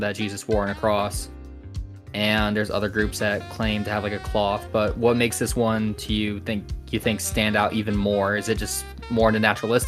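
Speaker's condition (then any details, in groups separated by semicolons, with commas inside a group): No condition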